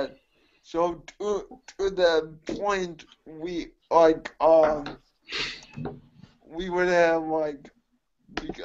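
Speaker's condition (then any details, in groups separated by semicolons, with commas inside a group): Cerebral palsy; affects all muscles including speech, speech impediment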